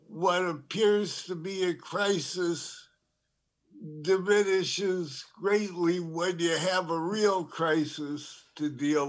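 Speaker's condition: Parkinson's disease; tremor

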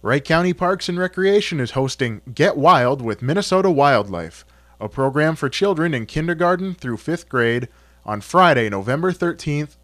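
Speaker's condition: No condition

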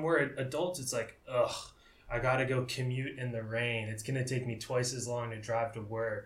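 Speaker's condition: No condition

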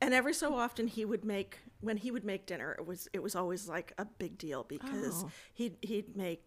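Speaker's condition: No condition

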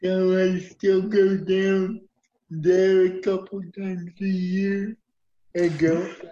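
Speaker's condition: Cerebral palsy; uses wheelchair

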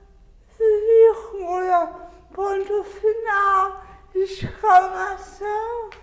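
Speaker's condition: Cerebral palsy; listeners sometimes misunderstand words, difficulty with punctuation when writing

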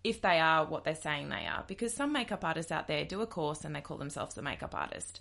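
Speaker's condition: No condition

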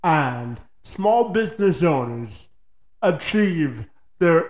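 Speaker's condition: Spastic quadriplegia cerebral palsy; affects legs

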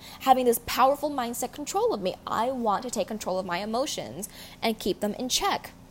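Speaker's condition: No condition

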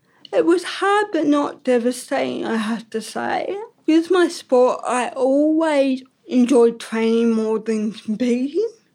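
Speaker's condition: Ataxic cerebral palsy; crutches outside

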